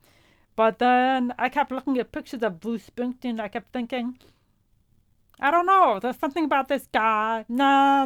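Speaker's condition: Profound deafness; headphones too quiet

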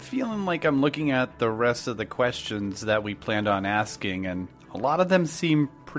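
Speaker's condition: No condition

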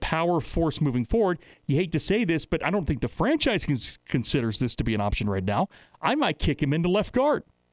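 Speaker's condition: No condition

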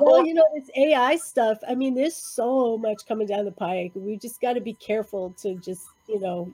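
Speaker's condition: No condition

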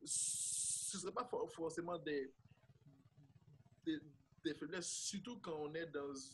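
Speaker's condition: Stuttering; whole-word repetitions, comme, stuttered moments left uncut in videos; repeated sounds, repeated words

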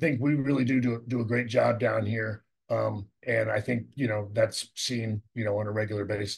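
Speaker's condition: No condition

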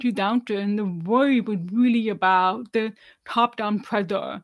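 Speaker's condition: Deafness, severe; 99% hearing loss, hearing aids worn whole life, no cochlear implant; wears hearing aids, relies heavily on lip reading, does not sign, not fluent in ASL

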